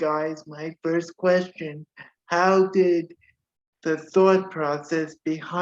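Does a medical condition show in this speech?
Yes: cerebral palsy.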